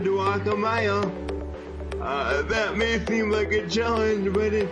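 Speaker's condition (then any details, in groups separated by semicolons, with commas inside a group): Cerebral palsy; cerebral palsy since childhood, walking a mile a major challenge, trained and walked a church 5k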